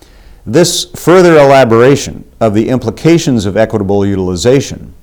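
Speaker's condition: No condition

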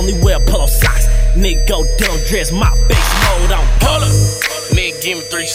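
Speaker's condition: No condition

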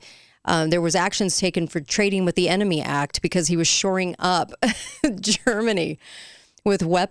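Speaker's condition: No condition

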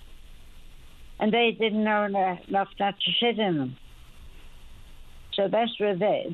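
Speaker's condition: Speech impediment after stroke, mild; some words may need clarifying, son Chess offers to clarify

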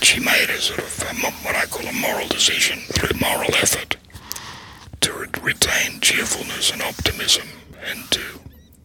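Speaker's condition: Laryngectomy, voice prosthesis; very quiet, odd manner of speaking, fluent in paragraphs since start of speech therapy

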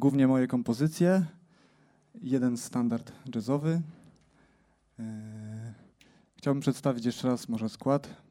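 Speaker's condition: No condition

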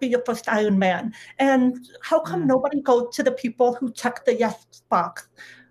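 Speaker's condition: Deafness; medical diagnosis, no sign language, relies on lip reading and captions; cannot hear voice calls or megaphones, needs to see faces, uses captioned video calls; able to talk, speech therapy for most of life

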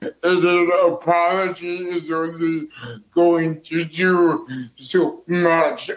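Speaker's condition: Cerebral palsy; can walk but uses a wheelchair most of the time

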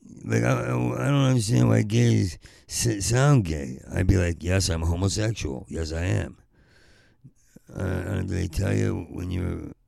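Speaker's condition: Parkinson's; short on sleep

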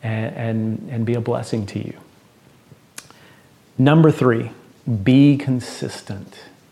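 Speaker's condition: No condition

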